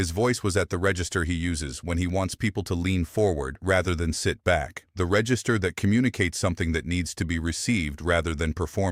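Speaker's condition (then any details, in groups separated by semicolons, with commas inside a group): No condition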